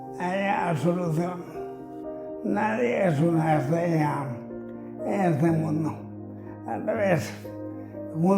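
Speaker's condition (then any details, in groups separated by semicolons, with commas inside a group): Amyotrophic lateral sclerosis (ela); slow-progressing form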